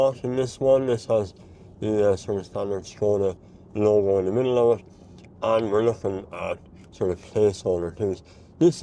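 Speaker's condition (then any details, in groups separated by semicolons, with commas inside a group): Mouth cancer surgery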